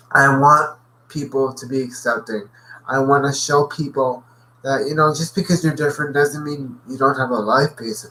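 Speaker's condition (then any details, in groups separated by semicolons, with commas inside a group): Cerebral palsy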